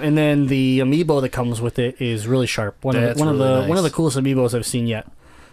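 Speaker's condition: Cleft palate; congenital cleft palate

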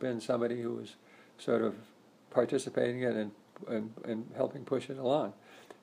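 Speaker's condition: Parkinson's disease; earlier breathing trouble during sleep

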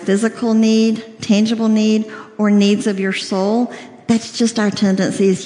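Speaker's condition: Cleft lip and palate, severe

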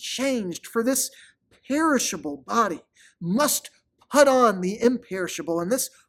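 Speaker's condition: No condition

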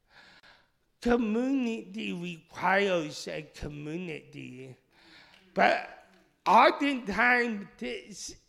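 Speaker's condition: Speech impediment; initially misdiagnosed

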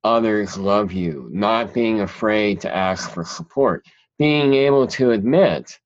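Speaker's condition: Cleft palate; present since childhood

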